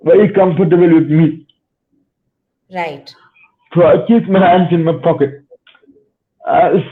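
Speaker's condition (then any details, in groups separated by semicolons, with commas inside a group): Cerebral palsy; spastic type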